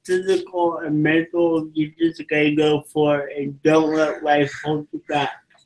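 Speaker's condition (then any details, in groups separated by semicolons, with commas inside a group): Cerebral palsy; from birth, physical disability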